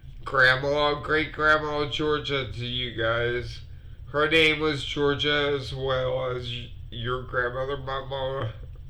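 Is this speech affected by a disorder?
Yes: multiple sclerosis.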